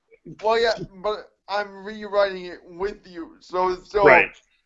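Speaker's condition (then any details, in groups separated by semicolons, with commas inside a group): Cerebral palsy; mixed quadriplegia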